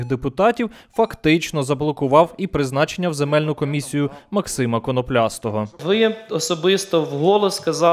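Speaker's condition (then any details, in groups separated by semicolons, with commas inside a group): No condition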